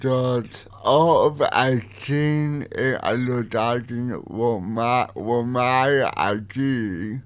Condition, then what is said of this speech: Cerebral palsy. So today, our interview is a combination of our voices as well as the audio typed on a light